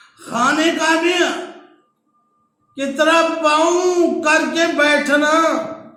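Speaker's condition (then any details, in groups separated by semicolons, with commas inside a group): No condition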